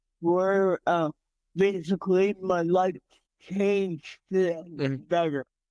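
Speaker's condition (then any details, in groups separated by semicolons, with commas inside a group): Cerebral palsy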